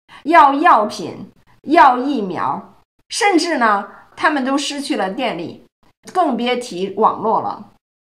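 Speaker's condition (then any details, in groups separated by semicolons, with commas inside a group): No condition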